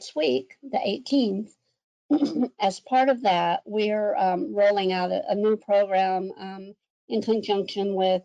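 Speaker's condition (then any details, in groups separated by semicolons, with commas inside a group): Cleft lip and palate; one or two surgeries a year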